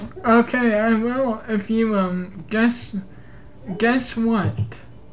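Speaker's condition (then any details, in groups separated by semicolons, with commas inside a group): Cerebral palsy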